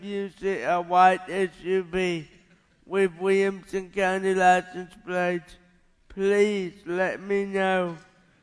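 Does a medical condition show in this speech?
Yes: cerebral palsy; white plastic braces on both legs in childhood.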